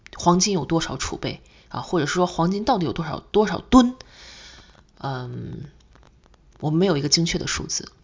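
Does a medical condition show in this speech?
No.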